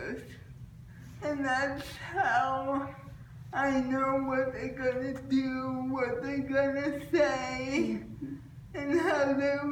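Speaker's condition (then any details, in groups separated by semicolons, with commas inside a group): Cerebral palsy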